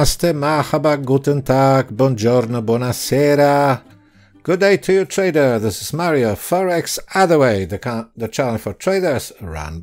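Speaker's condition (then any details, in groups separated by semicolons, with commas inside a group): No condition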